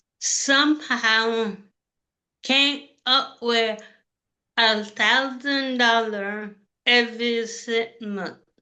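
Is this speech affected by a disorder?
Yes: cerebral palsy.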